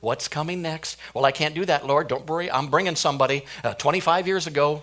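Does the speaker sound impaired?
No.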